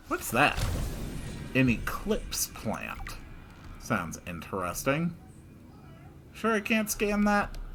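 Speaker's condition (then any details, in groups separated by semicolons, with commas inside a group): No condition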